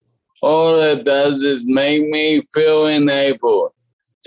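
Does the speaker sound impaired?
Yes: cerebellar ataxia; something in brain not connected to cerebellum, walked until age 11, then unable to walk, wheelchair user since; speech affected, sometimes tricky, described own speech as very short, some people avoid talking to him.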